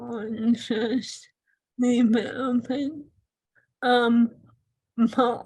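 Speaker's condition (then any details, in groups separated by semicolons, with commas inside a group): ALS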